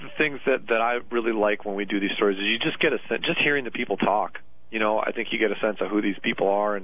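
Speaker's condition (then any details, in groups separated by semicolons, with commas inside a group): No condition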